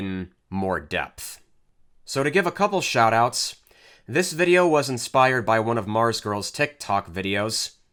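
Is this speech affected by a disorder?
No.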